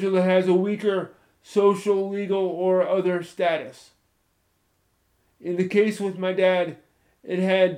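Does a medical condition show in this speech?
Yes: spastic cerebral palsy, moderate; from spinal meningitis at birth, born 2 months premature, mainly legs, secondarily arms and hands.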